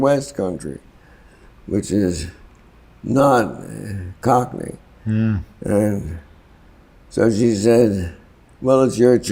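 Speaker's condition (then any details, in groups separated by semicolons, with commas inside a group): Parkinson's; worsening, often debilitating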